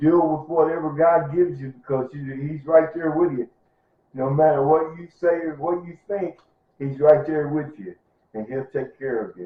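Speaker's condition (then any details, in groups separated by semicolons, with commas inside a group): Cerebral palsy; milder form; diagnosed at birth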